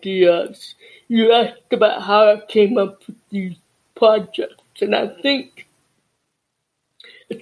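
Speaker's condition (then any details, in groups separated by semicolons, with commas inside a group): Deafness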